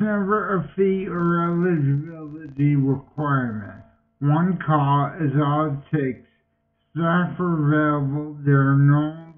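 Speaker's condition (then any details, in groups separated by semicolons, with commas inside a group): Multiple sclerosis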